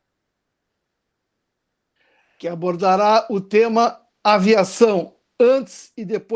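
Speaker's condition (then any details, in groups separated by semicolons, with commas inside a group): No condition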